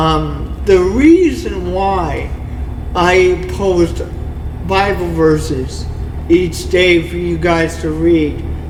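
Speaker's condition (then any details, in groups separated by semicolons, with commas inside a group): Cerebral palsy; only one hand usable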